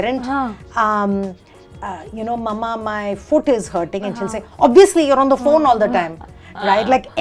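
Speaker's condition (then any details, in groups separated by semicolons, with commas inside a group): No condition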